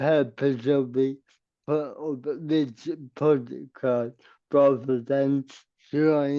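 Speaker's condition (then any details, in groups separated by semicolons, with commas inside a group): Cerebral palsy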